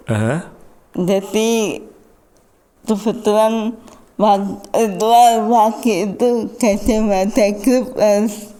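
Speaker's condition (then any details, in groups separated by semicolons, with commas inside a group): Cerebral palsy; after high fever, weak legs, uses wheelchair; onset age two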